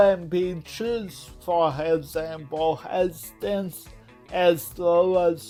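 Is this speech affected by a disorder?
Yes: cerebral palsy.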